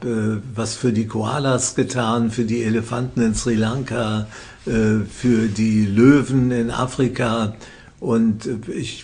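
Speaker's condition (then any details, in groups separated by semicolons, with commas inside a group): Parkinson's disease; feels almost as if without Parkinson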